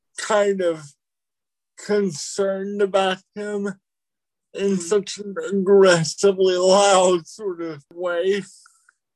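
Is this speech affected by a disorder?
Yes: cerebral palsy.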